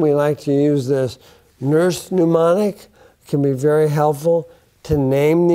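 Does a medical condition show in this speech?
Yes: bulbar onset ALS; affects speech.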